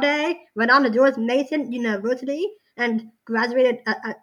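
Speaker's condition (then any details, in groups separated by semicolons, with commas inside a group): Down syndrome; congenital, since birth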